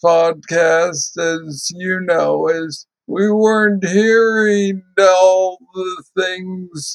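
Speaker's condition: Parkinson's disease, young onset; main drug recently switched

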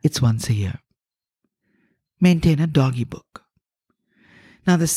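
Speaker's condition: No condition

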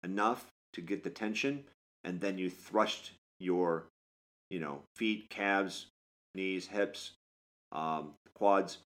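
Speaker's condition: No condition

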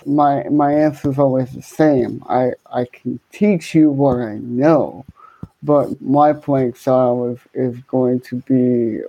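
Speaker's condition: Cerebral palsy, hemiplegia

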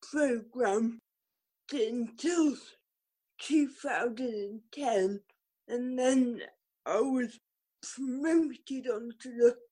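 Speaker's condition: Cerebral palsy; riding as physio from age 2

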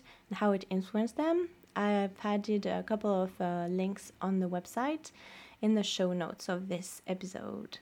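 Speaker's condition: No condition

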